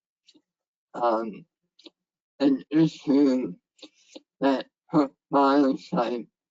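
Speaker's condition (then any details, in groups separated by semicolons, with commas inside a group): Head and neck cancer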